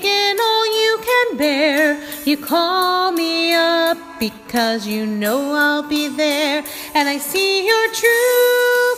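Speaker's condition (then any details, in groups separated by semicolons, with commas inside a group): No condition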